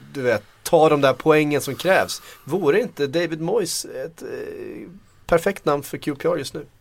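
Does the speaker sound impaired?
No.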